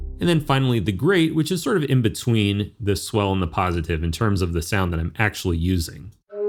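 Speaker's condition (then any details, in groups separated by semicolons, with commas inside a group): No condition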